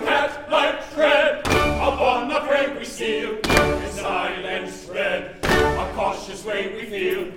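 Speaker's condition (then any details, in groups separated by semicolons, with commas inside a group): No condition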